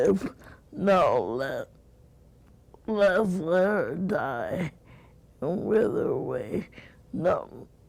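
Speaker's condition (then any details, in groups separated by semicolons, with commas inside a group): Cerebral palsy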